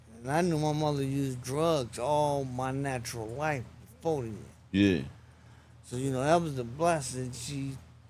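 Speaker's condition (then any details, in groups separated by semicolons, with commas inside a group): Traumatic brain injury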